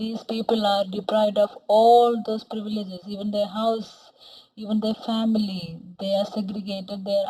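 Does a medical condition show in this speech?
No.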